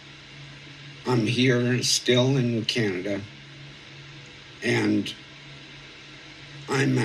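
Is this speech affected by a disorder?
Yes: ALS; voice previously lost, now slightly scratchy, past breathing trouble.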